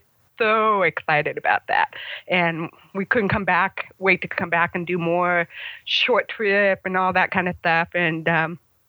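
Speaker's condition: Congenital hearing loss; about 75% hearing loss

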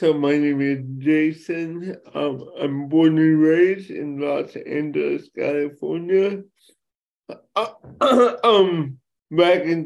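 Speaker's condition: Cerebral palsy; affects speech

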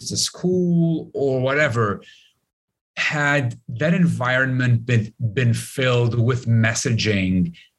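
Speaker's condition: Stutter; lifelong stutter, grew up stuttering in Lebanon, avoided speaking almost entirely for over 25 years; learned breathing technique to control stuttering, joined Toastmasters, speaks professionally, stand-up comedy; stutter may sound like internet problems, repeated fillers such as eh; repeated sounds, prolonged sounds

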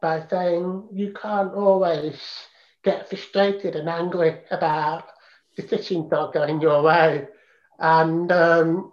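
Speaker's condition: Profound deafness, congenital profound deafness; mimicking mother's sounds

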